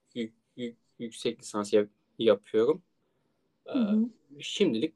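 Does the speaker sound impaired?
Yes: stuttering; developmental, onset at age three, chronic, father stutters, sister nine years older recovered; speech therapy with fast progress, Kekemeler Derneği member, slightly nervous at recording; part-word and sound repetitions, frequent filler sounds; here repeated sounds.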